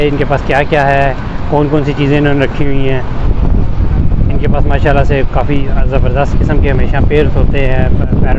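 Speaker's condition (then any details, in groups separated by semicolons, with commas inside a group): No condition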